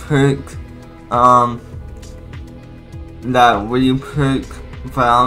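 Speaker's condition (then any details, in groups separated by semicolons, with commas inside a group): Cerebral palsy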